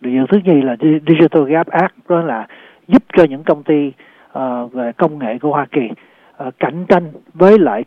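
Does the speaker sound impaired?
No.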